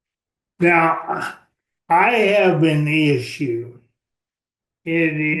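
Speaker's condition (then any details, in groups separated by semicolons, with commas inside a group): ALS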